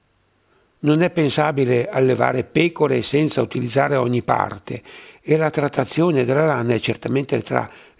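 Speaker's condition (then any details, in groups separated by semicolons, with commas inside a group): No condition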